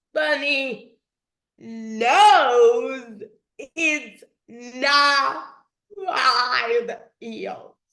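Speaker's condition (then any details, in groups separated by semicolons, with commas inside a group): Dystonia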